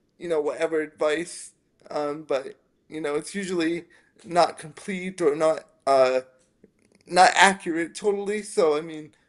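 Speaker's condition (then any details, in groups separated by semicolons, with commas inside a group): Spastic quadriplegic cerebral palsy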